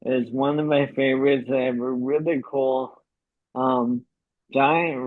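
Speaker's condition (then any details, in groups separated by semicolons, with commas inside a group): ALS; uses pre-recorded voice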